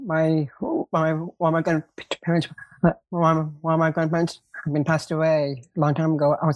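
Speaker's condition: Down syndrome

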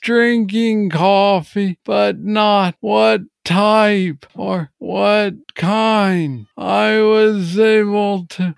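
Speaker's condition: Parkinson's disease; intelligibility varies between episodes

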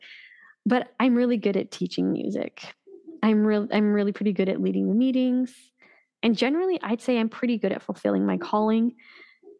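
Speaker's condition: No condition

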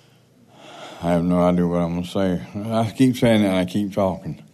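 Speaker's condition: Parkinson's

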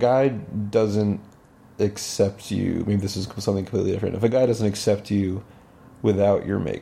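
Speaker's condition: No condition

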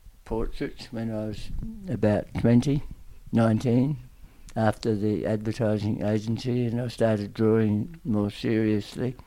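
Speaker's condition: Tongue cancer, aggressive; after treatment

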